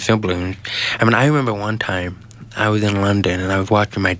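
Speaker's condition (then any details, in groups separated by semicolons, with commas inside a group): Genetic hearing loss; congenital genetic 90% hearing loss inherited from father, no cochlear implant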